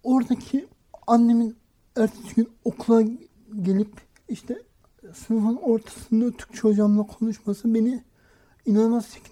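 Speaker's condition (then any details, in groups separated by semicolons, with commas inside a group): Cerebral palsy; unable to write by hand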